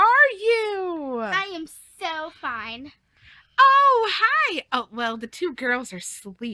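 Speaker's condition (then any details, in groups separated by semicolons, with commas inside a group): No condition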